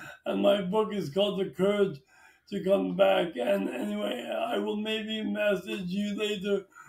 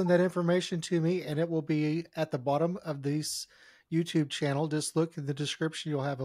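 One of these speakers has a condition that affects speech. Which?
The first: traumatic brain injury; rollover work accident, six months in coma; 18 years since injury, speech, occupational, physical therapy; initially expected never to speak or eat, now speaks.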